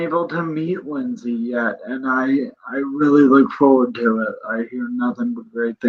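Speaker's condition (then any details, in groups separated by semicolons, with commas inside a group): Cerebral palsy; present from birth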